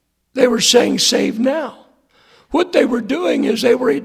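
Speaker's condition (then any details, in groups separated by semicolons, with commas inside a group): Hoarseness after vocal cord surgery; hoarse voice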